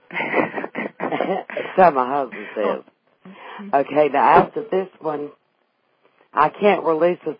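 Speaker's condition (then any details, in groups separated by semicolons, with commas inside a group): Vocal cord paralysis after stroke, unilateral vocal fold paralysis; more than 6 years after stroke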